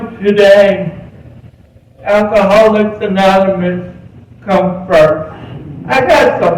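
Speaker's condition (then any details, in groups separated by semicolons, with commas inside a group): Cerebral palsy; present from birth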